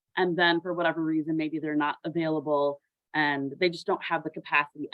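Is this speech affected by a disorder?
No.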